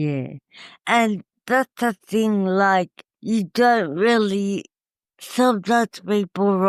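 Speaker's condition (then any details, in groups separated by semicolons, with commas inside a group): Cerebral palsy; tracheostomy, no voice one year, voice regained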